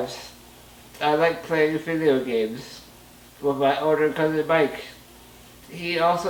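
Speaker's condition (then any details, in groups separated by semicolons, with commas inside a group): Muscular dystrophy, Duchenne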